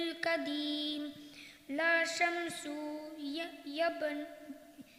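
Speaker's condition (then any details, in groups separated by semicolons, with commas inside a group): No condition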